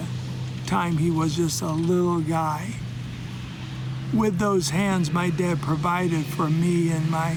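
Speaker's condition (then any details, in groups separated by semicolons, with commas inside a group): ALS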